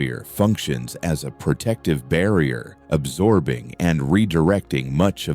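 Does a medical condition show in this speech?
No.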